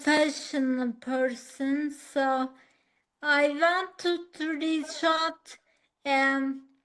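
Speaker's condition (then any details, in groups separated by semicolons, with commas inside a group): Acquired ataxia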